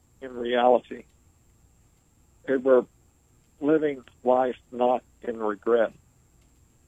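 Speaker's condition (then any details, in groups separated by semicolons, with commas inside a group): ALS; wheelchair user, progressive paralysis with sensation intact, touch pain from shirt wrinkles, seams, pockets; barely able to speak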